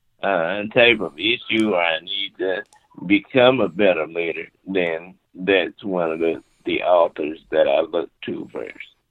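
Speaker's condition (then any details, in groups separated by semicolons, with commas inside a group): Cerebral palsy; confined to wheelchair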